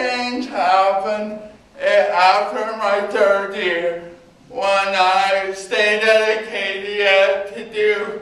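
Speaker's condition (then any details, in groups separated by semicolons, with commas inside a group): Cerebral palsy; muscle stiffness, irregular movements, birth oxygen deprivation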